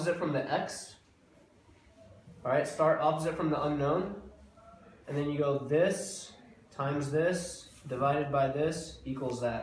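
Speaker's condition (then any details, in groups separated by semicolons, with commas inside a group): No condition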